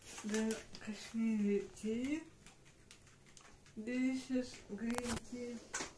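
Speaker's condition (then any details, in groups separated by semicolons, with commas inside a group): Cerebral palsy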